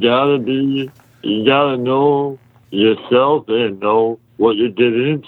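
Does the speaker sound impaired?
Yes: muscular dystrophy; congenital, extremely rare type, exact type unknown, myotubular myopathy ruled out about 4 years ago.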